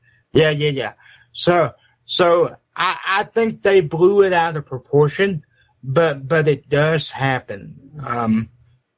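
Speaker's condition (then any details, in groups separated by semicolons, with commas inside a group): Cerebral palsy; uses electric wheelchair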